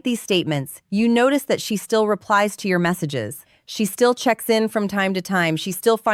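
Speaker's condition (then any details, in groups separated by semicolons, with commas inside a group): No condition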